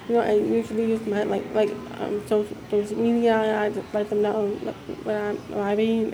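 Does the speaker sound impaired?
Yes: deafness; mix of speech and sign growing up, signs with family.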